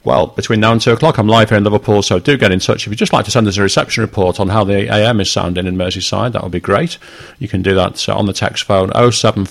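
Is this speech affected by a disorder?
No.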